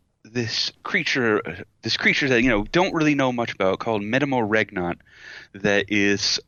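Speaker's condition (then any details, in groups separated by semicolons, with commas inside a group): No condition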